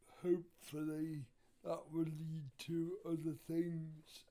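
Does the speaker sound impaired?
Yes: cerebral palsy; wheelchair user.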